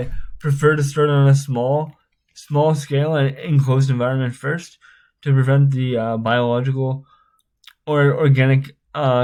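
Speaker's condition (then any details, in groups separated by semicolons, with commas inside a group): Spastic cerebral palsy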